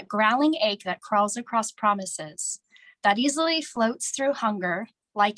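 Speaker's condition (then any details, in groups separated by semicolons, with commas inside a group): No condition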